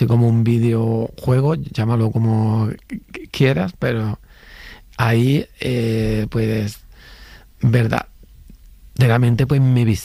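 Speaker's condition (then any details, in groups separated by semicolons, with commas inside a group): Stuttering, mild; stuttering since childhood; self-described as a little stuttering; prolonged sounds, blocks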